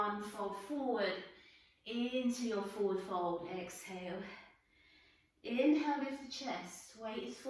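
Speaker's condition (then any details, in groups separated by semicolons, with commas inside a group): No condition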